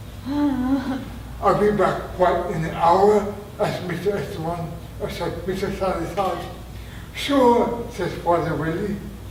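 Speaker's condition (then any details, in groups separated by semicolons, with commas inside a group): Traumatic brain injury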